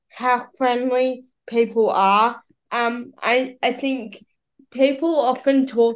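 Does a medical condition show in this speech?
Yes: cerebral palsy; battery-powered wheelchair user, bilateral cochlear implants for hearing loss, carries spare cochlear implant.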